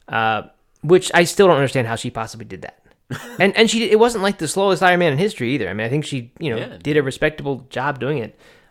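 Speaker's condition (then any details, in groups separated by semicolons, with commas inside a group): No condition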